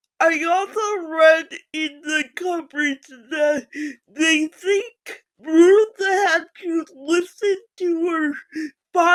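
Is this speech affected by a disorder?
Yes: physical speech impairment.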